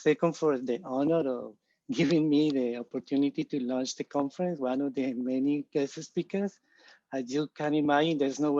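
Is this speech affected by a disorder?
No.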